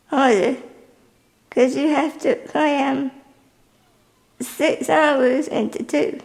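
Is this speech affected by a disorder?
Yes: spinal muscular atrophy type 2.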